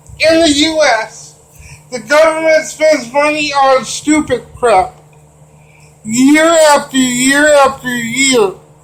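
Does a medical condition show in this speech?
Yes: cerebral palsy; wheelchair user.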